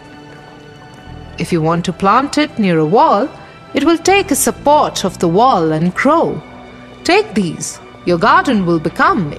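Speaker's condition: No condition

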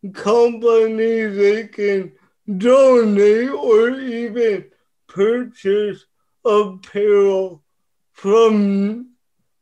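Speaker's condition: Cerebral palsy; therapist started lifting with ankle weights on dowel bar

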